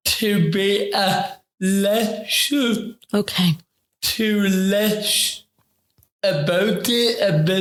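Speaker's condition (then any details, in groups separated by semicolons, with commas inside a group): Ataxic cerebral palsy; affects talking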